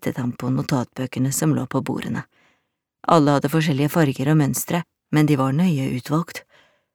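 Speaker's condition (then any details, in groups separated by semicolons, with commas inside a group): No condition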